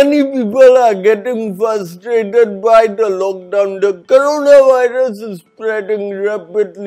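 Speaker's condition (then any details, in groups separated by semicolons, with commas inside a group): Cerebral palsy; reactive movement causes shivering, abnormal breathing when speaking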